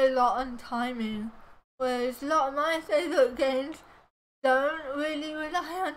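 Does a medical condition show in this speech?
Yes: cerebral palsy.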